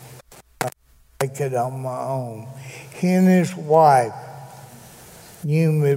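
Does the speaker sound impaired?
Yes: cerebral palsy; present from birth, attended school for handicapped children; can no longer walk, disability after 30-some working years, Greensboro doctor said nothing can be done; still able to speak, gives spoken testimony in church.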